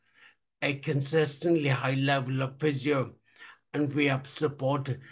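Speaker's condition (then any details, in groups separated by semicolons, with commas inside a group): Traumatic brain injury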